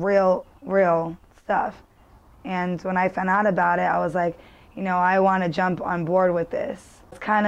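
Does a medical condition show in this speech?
No.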